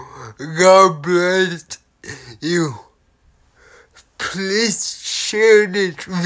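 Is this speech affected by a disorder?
Yes: cerebral palsy.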